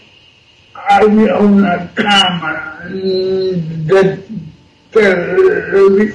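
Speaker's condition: Cerebral palsy; cerebral palsy from birth, could not walk in childhood, carried in baby chair until almost age 6; age 56, 56 years since onset; host Sinda Miranda interprets and repeats speech throughout interview, poems voiced by Diego Rodríguez

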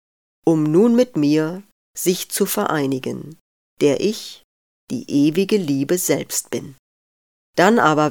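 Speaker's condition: No condition

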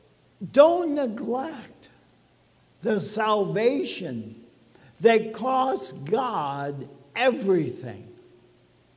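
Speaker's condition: ALS; talks funny, speech sounds abnormal

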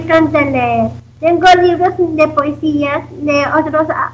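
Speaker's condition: Down syndrome; self-described good language

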